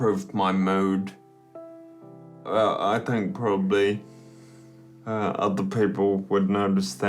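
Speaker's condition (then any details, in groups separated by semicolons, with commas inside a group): Friedreich's ataxia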